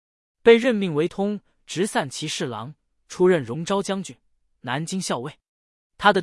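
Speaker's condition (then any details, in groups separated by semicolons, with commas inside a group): No condition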